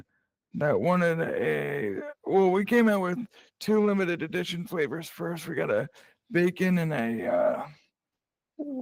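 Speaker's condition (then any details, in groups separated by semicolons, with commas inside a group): Cerebral palsy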